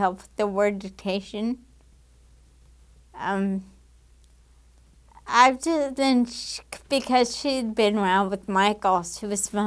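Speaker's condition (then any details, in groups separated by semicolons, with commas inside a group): Damaged diaphragm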